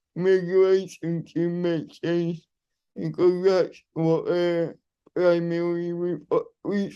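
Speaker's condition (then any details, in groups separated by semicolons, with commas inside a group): Cerebral palsy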